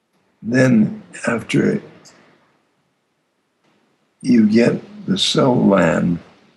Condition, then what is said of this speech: Aphasia. And here now, as you speak, your words come out slowly.